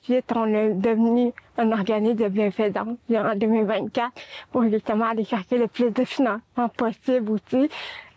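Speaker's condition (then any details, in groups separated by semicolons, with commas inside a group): Cerebral palsy; needs accompaniment at work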